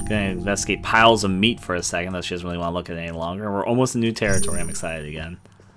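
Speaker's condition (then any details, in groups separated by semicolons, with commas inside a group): No condition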